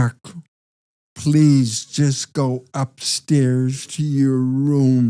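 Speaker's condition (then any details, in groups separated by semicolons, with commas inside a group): Parkinson's disease; onset age 67, slow then progressing recently, yawning, sleepiness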